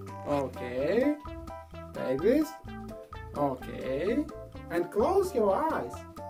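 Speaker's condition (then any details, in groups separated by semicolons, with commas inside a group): No condition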